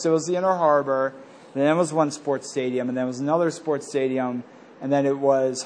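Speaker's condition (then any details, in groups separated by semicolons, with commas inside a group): No condition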